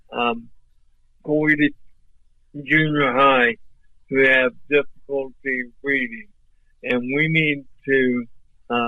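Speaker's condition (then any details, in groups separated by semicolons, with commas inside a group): ALS; voice off but clear and understandable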